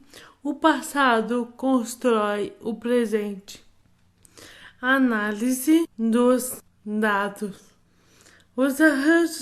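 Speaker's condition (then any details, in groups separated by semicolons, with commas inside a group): Amyotrophic lateral sclerosis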